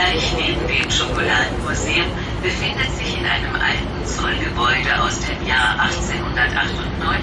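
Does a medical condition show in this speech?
No.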